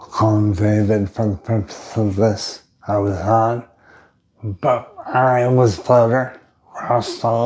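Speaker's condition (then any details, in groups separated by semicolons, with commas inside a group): Brain injury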